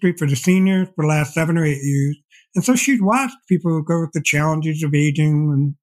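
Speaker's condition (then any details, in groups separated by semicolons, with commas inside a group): Deafblindness; progressive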